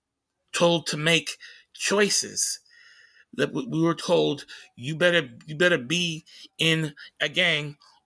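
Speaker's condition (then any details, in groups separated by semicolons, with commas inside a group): Stutter; stuttering during conversation; repeated sounds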